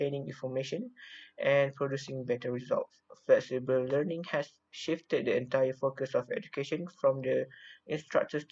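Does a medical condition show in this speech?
No.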